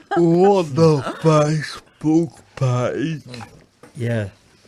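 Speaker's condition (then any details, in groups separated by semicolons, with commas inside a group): Acquired brain injury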